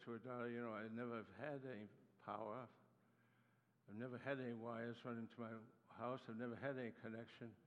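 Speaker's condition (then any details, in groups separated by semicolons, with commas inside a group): Parkinson's disease; neuropathy attacks nerves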